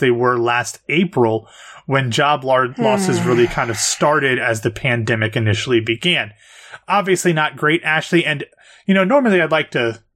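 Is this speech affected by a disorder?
No.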